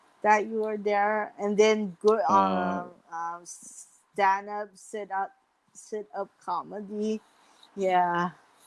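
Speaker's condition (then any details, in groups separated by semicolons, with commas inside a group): Mild cerebral palsy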